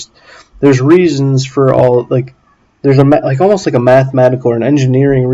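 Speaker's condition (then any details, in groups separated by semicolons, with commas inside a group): No condition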